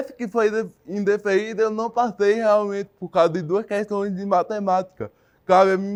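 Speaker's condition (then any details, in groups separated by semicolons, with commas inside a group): Cerebral palsy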